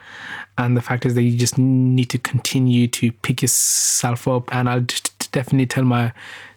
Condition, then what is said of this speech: Stuttering. I tried to move my hands around because for some reason it regulated my stammer a bit more.